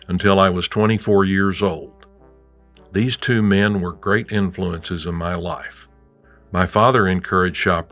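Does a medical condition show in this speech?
No.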